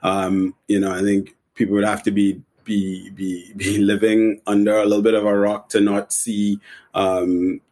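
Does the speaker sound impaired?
No.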